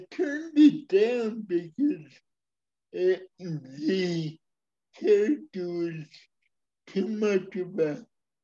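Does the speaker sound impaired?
Yes: speech impairment; wheelchair user; speech not perfect.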